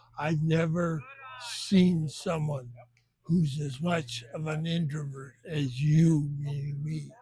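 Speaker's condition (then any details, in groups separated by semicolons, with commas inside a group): Benign essential tremor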